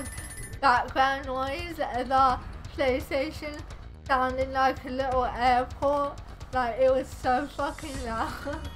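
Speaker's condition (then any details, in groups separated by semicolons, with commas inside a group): Cerebral palsy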